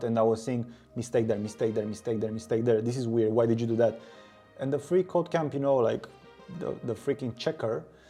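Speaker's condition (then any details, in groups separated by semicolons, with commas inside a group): No condition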